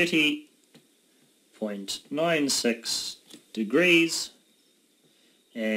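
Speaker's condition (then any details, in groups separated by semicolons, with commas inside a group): No condition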